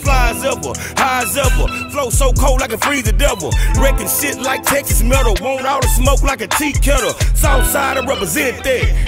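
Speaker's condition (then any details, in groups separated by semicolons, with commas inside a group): No condition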